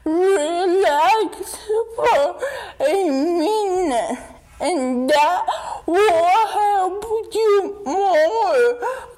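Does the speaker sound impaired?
Yes: dystonia; brain damage sometimes in basal ganglia, lost control over body, nervous system affected, wheelchair user, hands affected; takes deep breath and relaxes when tense to gain control, calms before able to speak.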